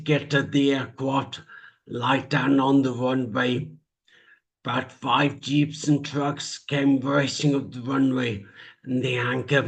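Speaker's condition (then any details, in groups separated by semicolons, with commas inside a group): Traumatic brain injury; speech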